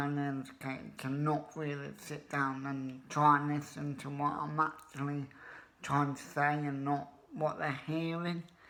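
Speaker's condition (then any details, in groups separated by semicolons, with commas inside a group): Cerebral palsy; wheelchair user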